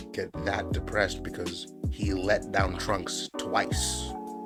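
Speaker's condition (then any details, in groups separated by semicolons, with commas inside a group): No condition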